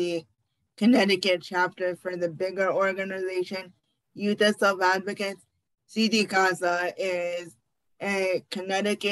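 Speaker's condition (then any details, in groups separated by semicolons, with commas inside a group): Cerebral palsy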